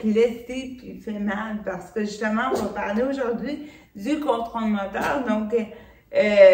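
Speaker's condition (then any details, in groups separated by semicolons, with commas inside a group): Cerebral palsy; since birth, shoulders, legs, coordination affected; years of physiotherapy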